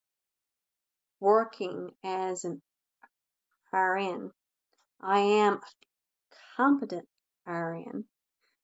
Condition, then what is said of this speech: Stuttering. I still have people laugh in my face. Oh, you forget your number, or oh, you forget your name? No, I stutter.